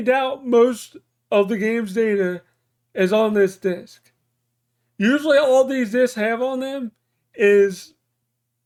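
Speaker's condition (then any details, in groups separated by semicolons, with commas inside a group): Cerebral palsy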